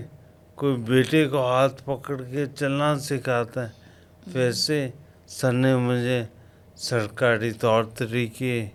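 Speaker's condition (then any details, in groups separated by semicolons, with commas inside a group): Coma after road accident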